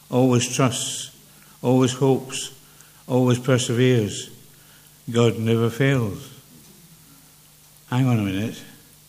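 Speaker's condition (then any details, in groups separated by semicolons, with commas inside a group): Parkinson's; less clear than before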